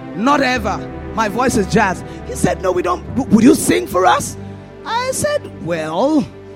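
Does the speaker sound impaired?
No.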